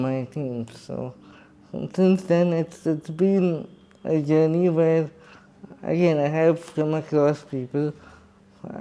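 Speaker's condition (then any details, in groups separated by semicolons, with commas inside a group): Cerebral palsy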